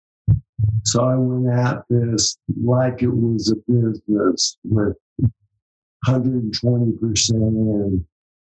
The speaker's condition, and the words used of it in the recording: ALS (motor neuron disease). Please excuse my slurred speech, but that's one of the things that happens with ALS.